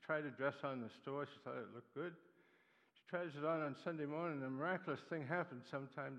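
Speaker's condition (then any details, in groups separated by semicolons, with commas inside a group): Parkinson's disease; neuropathy attacks nerves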